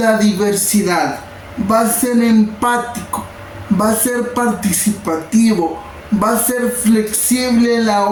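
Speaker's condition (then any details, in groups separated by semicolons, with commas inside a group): Cerebral palsy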